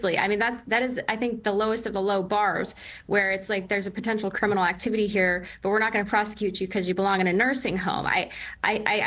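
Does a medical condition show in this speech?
No.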